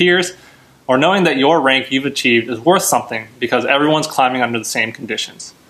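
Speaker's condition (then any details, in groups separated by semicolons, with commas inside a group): No condition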